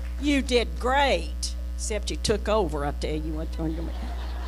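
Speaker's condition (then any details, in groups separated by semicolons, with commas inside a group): No condition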